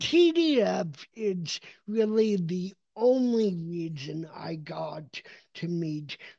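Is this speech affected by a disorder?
Yes: cerebral palsy; developmental, onset before three, non-progressive, motor impairment, speech impediment only visible sign, extensive speech therapy; speech impediment likened to a different accent, recognizable cp accent, calm voice, sometimes assumed drunk.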